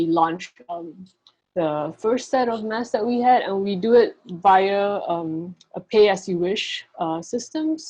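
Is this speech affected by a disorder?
No.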